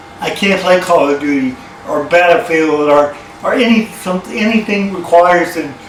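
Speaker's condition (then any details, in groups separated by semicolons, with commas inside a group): Cerebral palsy; from birth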